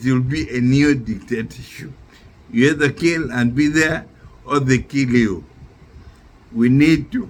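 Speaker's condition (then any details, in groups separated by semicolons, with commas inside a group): Neurological disease from torture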